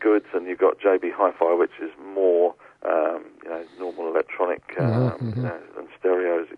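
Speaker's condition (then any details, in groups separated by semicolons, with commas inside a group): No condition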